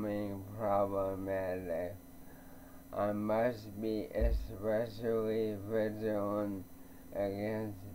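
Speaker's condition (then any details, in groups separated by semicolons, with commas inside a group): ALS; bulbar onset, face, tongue, mouth muscles; slurred slow speech, weak tongue, tires talking, swallowing difficulty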